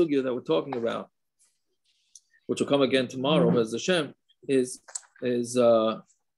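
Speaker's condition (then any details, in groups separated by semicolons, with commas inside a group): No condition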